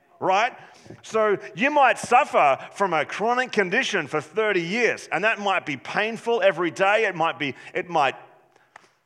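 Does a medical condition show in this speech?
No.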